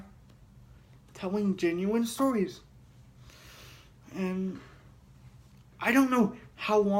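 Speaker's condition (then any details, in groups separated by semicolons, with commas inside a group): Cerebral palsy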